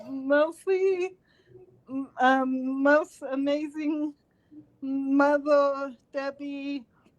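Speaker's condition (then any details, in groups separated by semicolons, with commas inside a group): Cerebral palsy; since birth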